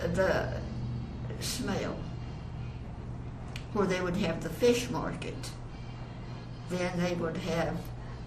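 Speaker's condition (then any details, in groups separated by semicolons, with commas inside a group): Parkinson's; long-standing, onset many years earlier; finishing speech therapy; swallowing affected, low volume, mumbling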